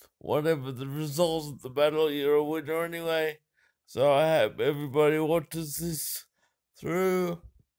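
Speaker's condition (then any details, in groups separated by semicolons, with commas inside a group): Cerebral palsy; uses wheelchair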